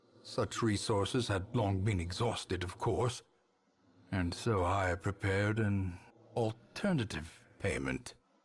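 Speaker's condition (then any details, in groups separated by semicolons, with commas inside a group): No condition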